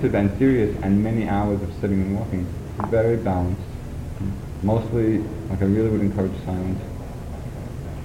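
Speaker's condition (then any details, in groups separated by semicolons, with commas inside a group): No condition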